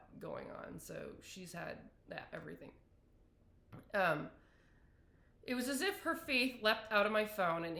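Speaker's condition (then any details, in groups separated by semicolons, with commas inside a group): No condition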